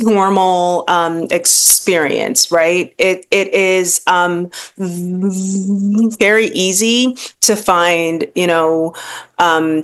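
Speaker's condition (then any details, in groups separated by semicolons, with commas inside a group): Stuttering; lifelong stuttering; pursues public speaking to face fear of talking, still stutters, feels vulnerable on podcasts; long-standing fear of talking, past avoidance of carrying conversations, stuttering held back career; repeated sounds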